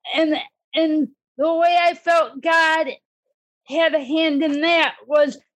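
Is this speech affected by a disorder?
Yes: cerebral palsy; disability since childhood.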